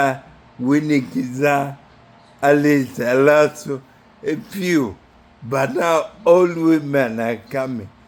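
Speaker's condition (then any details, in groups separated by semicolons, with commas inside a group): Neurological disease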